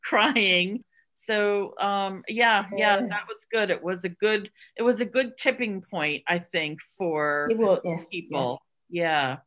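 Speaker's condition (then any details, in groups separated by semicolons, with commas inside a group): No condition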